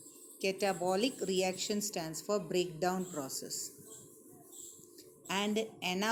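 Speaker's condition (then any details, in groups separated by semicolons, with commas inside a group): No condition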